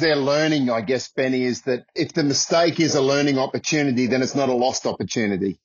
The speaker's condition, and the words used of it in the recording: No condition.